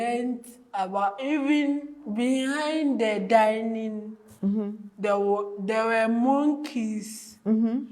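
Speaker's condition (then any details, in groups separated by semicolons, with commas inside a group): Cerebral palsy; from birth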